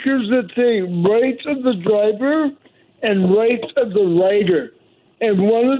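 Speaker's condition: Cerebral palsy; able to walk and run until a couple of years ago, mobility declined since; speech impediment, voice more heightened when tense or nervous, can be heard as aggressive

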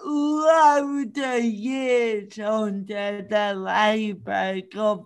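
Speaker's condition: Cerebral palsy; since childhood

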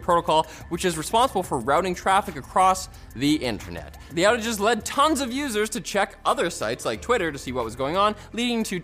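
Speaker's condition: No condition

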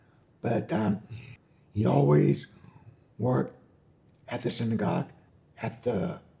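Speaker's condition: Vocal cord damage; one vocal cord paralyzed

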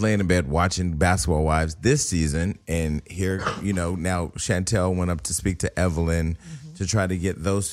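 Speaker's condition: No condition

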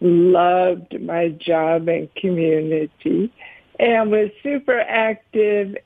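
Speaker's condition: ALS; about 7 years since diagnosis, slow progressor, types with eyes on computer

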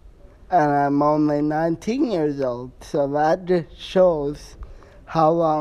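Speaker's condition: Cerebral palsy; wheelchair since childhood

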